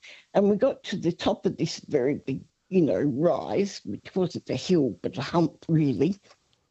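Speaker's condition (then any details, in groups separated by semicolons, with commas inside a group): Parkinson's disease; hands slower than brain when typing, uses wheelie walker, past hospital stays; brain sometimes steals words, mixes up names, voice sometimes does not hold up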